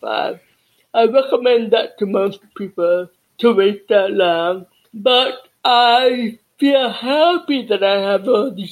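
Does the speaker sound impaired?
Yes: deafness.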